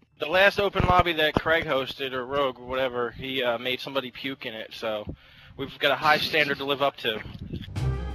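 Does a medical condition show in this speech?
No.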